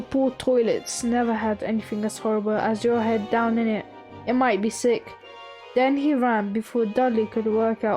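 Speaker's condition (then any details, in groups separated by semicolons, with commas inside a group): No condition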